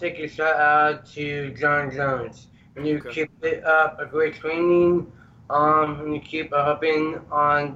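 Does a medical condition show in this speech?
Yes: Down syndrome; congenital, present since birth, man turning 30.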